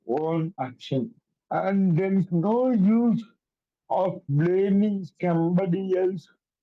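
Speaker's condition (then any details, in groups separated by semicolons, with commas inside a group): Cerebral palsy; affects coordination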